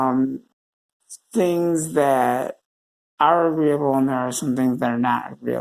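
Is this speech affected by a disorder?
Yes: cerebral palsy.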